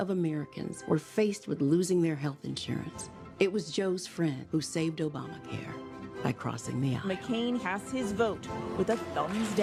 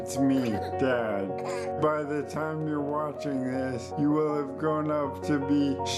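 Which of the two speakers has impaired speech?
The second: ALS; rapidly progressing whole-body paralysis, uses wheelchair; speaks through computer voice.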